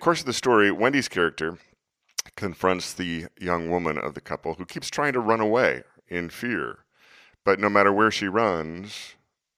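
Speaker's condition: No condition

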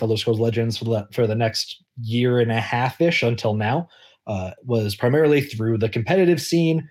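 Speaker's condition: No condition

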